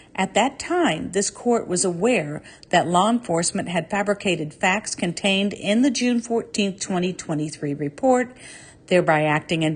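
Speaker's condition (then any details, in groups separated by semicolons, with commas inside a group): No condition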